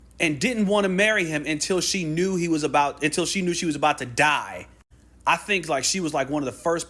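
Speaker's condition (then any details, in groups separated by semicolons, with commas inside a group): No condition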